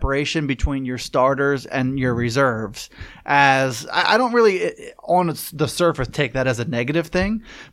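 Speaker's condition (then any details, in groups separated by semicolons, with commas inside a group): No condition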